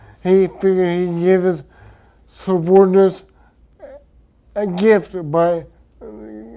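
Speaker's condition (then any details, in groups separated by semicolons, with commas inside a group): Traumatic brain injury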